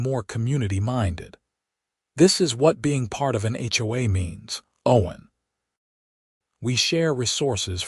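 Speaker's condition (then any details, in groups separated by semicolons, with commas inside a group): No condition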